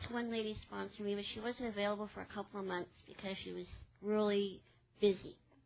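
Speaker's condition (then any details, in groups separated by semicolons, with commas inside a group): Cleft palate; congenital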